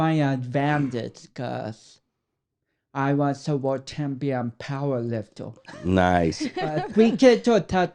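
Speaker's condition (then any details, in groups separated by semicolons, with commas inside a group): Cerebral palsy; impaired speech coordination, must slow down, concentrate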